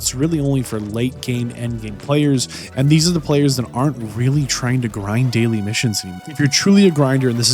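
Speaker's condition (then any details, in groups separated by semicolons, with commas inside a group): No condition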